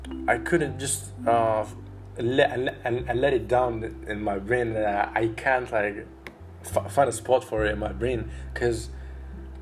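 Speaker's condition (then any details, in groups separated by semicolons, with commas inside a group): Stuttering; long-standing stutter; stuttering a lot during recording; worse when talking too fast; repeated sounds, prolonged sounds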